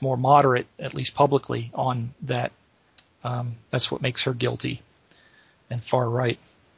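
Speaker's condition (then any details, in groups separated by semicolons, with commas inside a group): No condition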